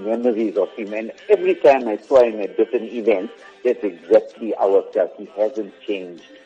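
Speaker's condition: No condition

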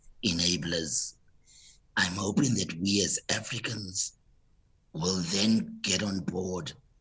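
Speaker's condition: Total laryngectomy; no natural voice, earlier Stephen Hawking-like voice, prior huskier voice, spasmodic dysphonia diagnosed

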